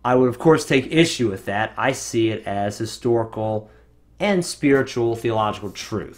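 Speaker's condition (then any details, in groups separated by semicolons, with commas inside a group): No condition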